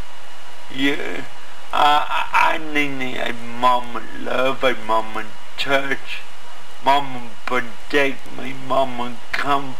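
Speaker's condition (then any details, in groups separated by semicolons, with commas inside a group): Cerebral palsy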